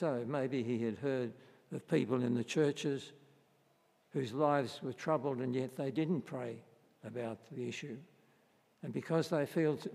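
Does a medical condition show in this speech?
Yes: Parkinson's disease; concern about voice carrying through.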